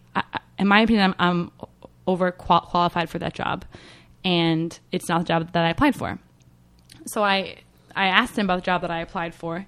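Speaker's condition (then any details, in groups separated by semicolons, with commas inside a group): Stuttering; had stuttering therapy; sometimes fluent when disclosing, slows down to explain stuttering to listeners; repeated sounds, prolonged sounds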